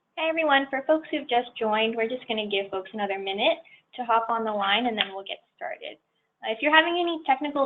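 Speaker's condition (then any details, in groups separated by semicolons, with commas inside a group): No condition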